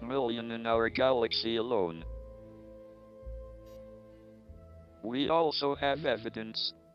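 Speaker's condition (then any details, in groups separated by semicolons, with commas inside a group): ALS, speech-generating device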